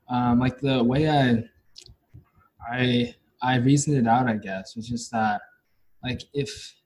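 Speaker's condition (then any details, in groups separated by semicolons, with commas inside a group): Stuttering; onset around age 5 or 6, biological father and maternal grandfather stutter, childhood speech therapy including easy onset; attends NSA and Stutter Social online support meetings; much worse when hiding it, hardly stutters when relaxed and open, harder at school, grandmother hears none; repeated words, blocks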